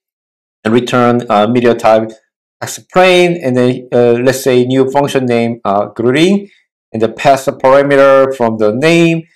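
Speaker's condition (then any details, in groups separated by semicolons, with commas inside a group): No condition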